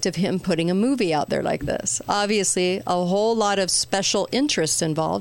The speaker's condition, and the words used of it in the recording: No condition.